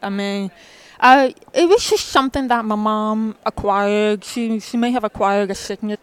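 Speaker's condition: Profound deafness, born profoundly deaf in both ears; congenital profound deafness in both ears, diagnosed in childhood after trouble hearing from behind, can hear music; spoken speech preferred over ASL, childhood speech lessons three hours away, five days a week

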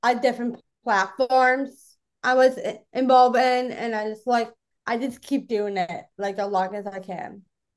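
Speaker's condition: Down syndrome; born without esophagus

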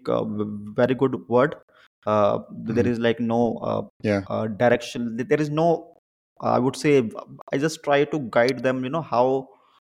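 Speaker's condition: Stammering; stammering since childhood; no stammering noticed during this interview; sometimes stammers on words beginning with s; prolonged sounds, blocks

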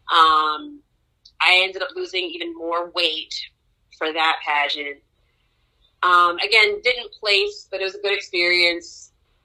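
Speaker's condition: No condition

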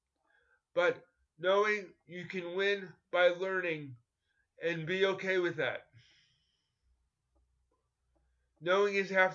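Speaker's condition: Cerebral palsy; coordination issues, uses crutches; ongoing physical therapy, personal training

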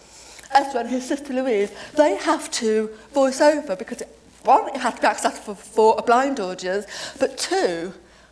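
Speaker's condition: Deafness; deaf since age seven

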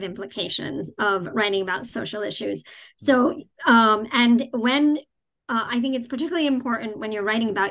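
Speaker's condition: Cleft palate, cleft palate without cleft lip

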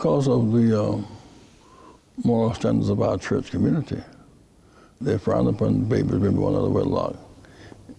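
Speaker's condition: Parkinson's disease; severe difficulty rising from chair

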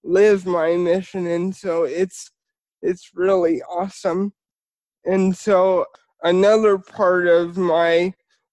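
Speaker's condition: Spastic cerebral palsy

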